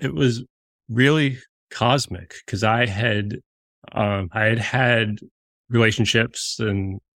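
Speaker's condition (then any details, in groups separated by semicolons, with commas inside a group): Stuttering; audible stuttering during interviews, noticed by listeners; repeated sounds, blocks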